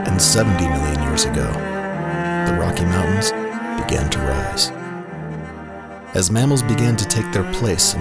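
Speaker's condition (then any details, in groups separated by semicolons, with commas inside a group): No condition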